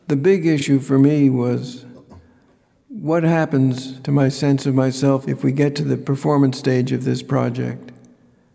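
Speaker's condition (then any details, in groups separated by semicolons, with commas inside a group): Parkinson's disease; right-hand tremor, trouble buttoning, arm freezing on stage, diagnosed by neurologist about ten years ago; medication with about hour-and-a-half window, mainly movement trouble, hides hand tremor; less speech trouble than co-actor Dan, movement more affected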